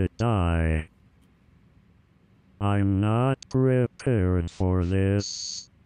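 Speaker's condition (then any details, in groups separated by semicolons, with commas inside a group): Amyotrophic lateral sclerosis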